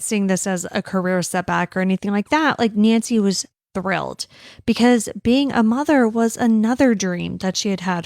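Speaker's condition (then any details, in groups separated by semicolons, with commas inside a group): No condition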